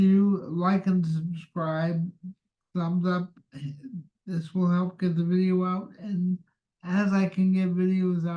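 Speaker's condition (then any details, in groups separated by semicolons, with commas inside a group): Cerebral palsy; reliable voice, uses voice control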